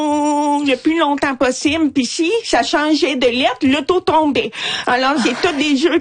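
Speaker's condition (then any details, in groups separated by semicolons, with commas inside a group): Hearing loss, cochlear implant; deaf, hard of hearing, removed at night, hears nothing without it; own singing described as not very pretty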